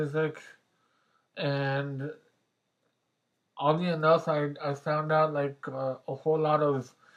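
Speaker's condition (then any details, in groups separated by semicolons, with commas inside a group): Mobius syndrome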